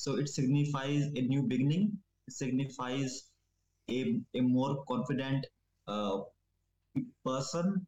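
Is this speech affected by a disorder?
Yes: stammering; began around age 10, linked to drinking, violent, abusive father at home; no speech therapy, no fluency techniques used; very few stutters in interview, stutter hardly observed, improving, used to stammer more in English; here blocks.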